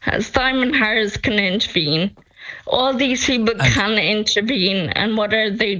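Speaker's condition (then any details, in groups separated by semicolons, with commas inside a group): Friedreich's ataxia; diagnosed at age 12, progressive neurological condition, Skyclarys not funded by HSE drugs group; 28 years old, about 16 years since diagnosis, monthly neurological decline, mobility affected, eyesight changes, untreated; speech deteriorating, voice banking on software for couple of hours, offered synthetic voices, expects voice loss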